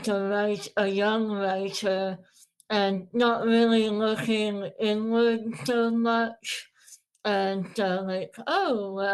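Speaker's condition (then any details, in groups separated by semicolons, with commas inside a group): Moebius syndrome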